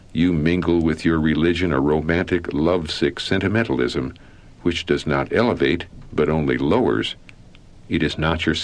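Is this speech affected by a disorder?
No.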